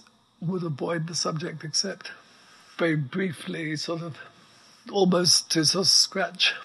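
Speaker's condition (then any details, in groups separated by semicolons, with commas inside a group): ALS; progressive neuromuscular illness, effectively quadriplegic, wheelchair within 6 months of diagnosis, writes by dictation; immobile, needs breathing apparatus, plastic pump behind neck into nose controlling breath rate; voice very weak, needs amplifier, breathing apparatus audible in background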